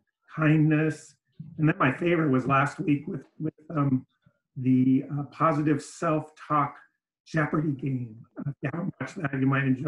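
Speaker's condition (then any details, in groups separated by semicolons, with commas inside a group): No condition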